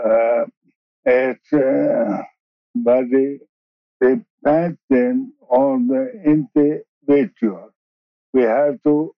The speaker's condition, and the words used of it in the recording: ALS (motor neuron disease). So just so everyone knows, ALS has caused you to have slurred speech or slowed speech.